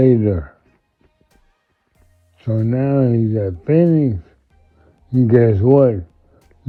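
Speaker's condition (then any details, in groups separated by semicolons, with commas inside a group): Multiple sclerosis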